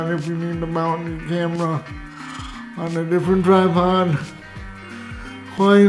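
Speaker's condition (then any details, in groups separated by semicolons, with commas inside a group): Cerebral palsy, severe; spastic type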